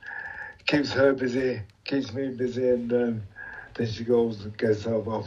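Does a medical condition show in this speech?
Yes: motor neuron disease; first physiotherapist Amy Parkes, occupational therapist help with gadgetry.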